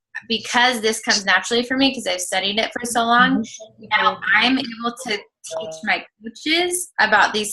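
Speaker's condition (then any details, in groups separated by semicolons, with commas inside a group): No condition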